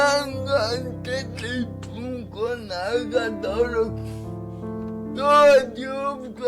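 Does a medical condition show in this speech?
Yes: brain lesion disability grade 1, severe.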